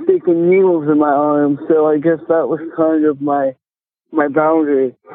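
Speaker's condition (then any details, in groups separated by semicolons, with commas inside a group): Cerebral palsy; speech affected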